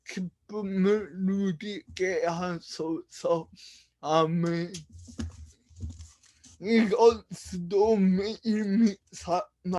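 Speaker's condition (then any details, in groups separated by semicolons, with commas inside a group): Brain lesion disability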